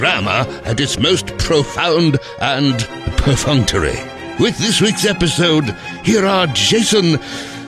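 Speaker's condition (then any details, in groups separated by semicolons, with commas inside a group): No condition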